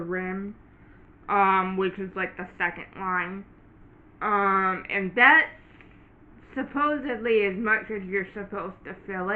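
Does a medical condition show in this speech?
Yes: cerebral palsy.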